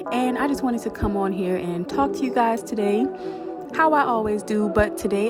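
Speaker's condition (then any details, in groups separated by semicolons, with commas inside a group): No condition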